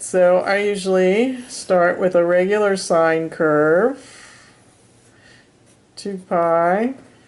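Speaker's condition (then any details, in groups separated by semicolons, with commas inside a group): No condition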